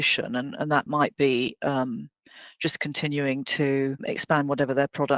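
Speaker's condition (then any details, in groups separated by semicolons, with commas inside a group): No condition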